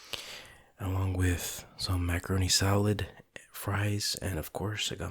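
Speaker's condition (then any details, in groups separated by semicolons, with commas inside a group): No condition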